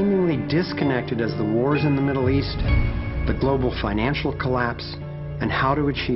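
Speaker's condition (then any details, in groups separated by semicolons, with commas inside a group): No condition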